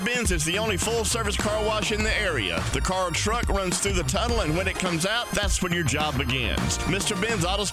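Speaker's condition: No condition

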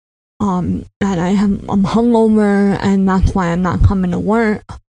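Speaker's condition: Cleft palate; congenital

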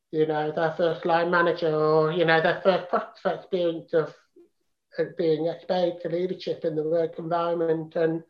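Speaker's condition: Profound deafness; congenital, diagnosed at 2.5 years, no language before diagnosis, cochlear implant about 9 years ago; learned to speak via speech trainer, mimicking mother's sounds, hours daily, uses sign language socially

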